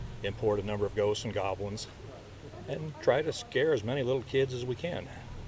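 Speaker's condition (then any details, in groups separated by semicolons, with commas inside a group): No condition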